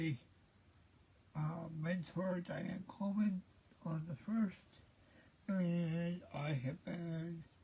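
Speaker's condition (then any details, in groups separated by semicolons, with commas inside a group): Cerebral palsy; present since birth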